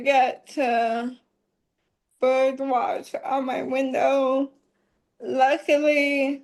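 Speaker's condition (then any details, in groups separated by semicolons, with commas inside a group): ALS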